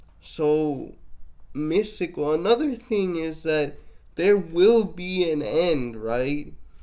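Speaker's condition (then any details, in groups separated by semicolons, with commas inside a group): Cerebral palsy, mixed, mild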